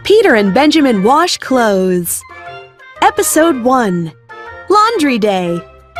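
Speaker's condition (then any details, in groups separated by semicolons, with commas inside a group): No condition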